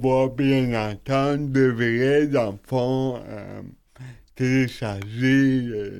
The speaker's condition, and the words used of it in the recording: Cerebral palsy. C'est un fauteuil roulant, je parle un peu bizarre dans mon...